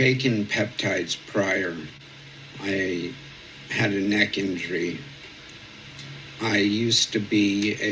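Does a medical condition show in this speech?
Yes: ALS; symptoms about 2.5 years, not walking, progression paused, physical therapy; voice previously lost, now slightly scratchy, past breathing trouble.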